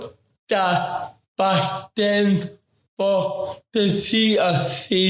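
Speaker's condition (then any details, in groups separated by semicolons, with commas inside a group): Ataxic cerebral palsy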